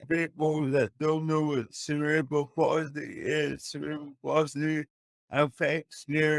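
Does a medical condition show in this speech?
Yes: cerebral palsy; speech affected.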